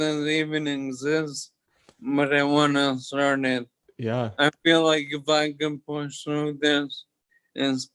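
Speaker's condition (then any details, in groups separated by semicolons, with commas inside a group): Toxic leukoencephalopathy, locked-in syndrome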